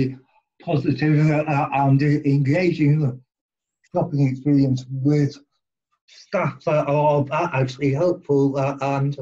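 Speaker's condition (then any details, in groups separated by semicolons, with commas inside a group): Cerebral palsy; present from birth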